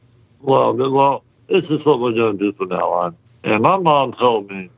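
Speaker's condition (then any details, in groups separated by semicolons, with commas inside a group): Muscular dystrophy; congenital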